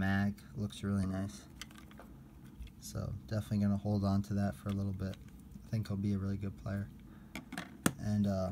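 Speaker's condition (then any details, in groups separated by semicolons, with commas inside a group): No condition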